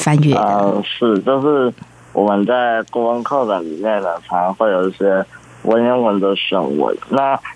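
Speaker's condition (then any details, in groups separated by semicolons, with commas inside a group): Congenital muscular dystrophy; present from birth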